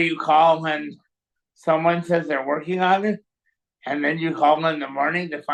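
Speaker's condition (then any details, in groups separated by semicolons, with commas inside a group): Cerebral palsy; voice may sound raised or yelling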